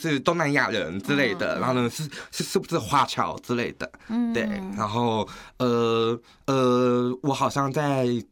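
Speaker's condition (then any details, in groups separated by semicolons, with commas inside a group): Hearing impairment, acquired; slight accent, often taken for overseas Chinese or Southeast Asian, usually unnoticed, speaks well, normal word order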